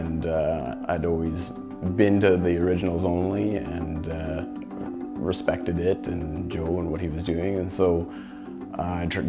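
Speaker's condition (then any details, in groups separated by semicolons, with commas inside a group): No condition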